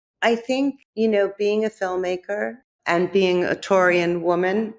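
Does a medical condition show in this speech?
No.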